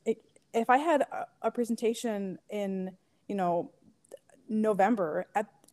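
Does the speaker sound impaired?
Yes: stutter; childhood-onset stutter from age 5 or 6, father also stuttered but outgrew it, constant since high school; ongoing stutter, still stutters during presentations, now leans into stuttering rather than shutting down; hard time with letter b, worse when nervous or emotional, facial contortions when stuttering; here blocks.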